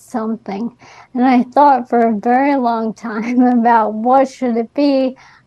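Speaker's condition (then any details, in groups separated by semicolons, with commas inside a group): ALS; recently diagnosed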